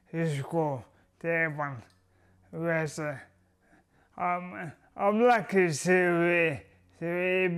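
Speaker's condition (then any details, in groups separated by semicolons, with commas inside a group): Motor neurone disease; seven years since diagnosis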